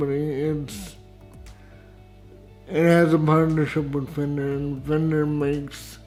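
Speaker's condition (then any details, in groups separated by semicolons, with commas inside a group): Cerebral palsy with dysarthria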